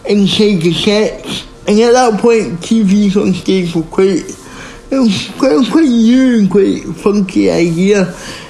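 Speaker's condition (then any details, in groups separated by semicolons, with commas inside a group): Speech impairment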